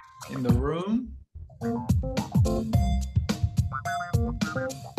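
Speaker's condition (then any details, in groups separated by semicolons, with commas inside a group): No condition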